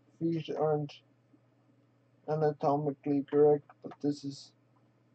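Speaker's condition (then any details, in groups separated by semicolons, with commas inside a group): Quadriplegic cerebral palsy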